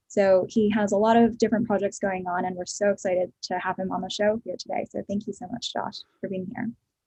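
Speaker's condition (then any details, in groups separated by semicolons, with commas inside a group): No condition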